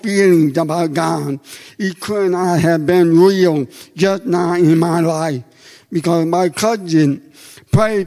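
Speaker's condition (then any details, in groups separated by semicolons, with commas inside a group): Deafness; comfortable speaking and using own voice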